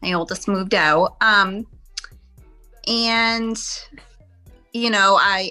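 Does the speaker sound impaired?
No.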